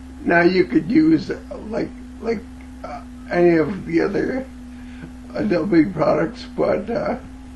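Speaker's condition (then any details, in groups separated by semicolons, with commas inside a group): Cerebellar ataxia from brain tumour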